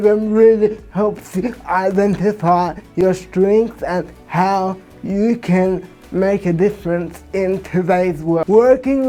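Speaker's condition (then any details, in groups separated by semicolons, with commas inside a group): Cerebral palsy; from birth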